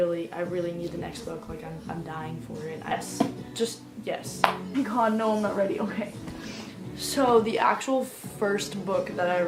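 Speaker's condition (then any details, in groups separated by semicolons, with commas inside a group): No condition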